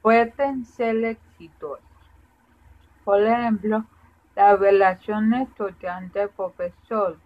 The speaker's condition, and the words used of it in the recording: Cerebral palsy. Parálisis cerebral hipotónica es decir, que tengo poco equilibrio, dificultad al caminar, al hablar y con lentitud al escribir.